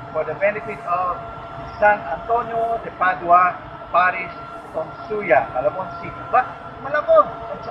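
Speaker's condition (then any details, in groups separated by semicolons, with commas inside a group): No condition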